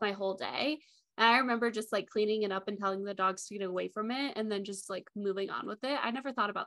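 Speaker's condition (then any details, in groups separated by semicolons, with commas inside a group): No condition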